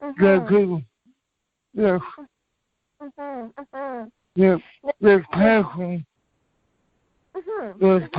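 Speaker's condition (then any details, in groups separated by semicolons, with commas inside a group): Cerebral palsy; from birth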